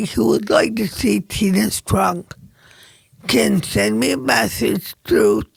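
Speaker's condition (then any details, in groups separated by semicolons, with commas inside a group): Cerebral palsy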